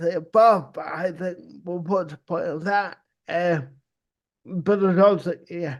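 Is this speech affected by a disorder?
Yes: cerebral palsy.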